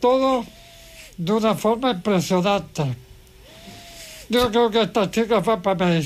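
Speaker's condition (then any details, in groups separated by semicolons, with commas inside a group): ALS; needs hoist to be put to bed, pressure device to move secretions and phlegm; voice praised by host as impressive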